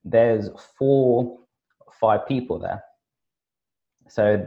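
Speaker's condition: Stutter; pauses a bit, blocks at certain points; blocks

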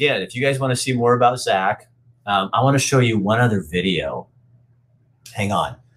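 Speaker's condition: No condition

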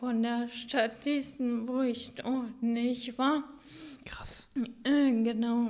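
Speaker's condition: Ataxia, severe; hereditary ataxia

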